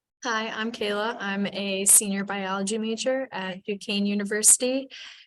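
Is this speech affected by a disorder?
No.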